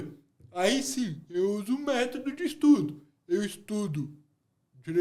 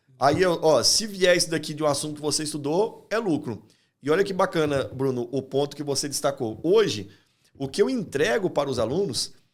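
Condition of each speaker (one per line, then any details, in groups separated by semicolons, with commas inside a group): Cerebral palsy; low brain oxygen at birth, delayed delivery; over 40 years since onset
No condition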